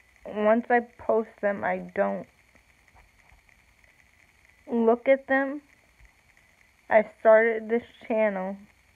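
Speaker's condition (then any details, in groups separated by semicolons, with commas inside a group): Cerebral palsy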